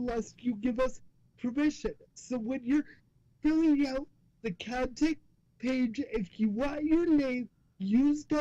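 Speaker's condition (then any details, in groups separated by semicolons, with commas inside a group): Cerebral palsy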